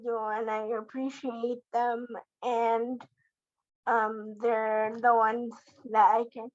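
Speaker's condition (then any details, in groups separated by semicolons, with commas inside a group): Cerebral palsy quadriplegia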